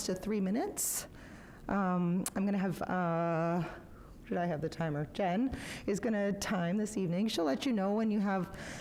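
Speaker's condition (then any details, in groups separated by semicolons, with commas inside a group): No condition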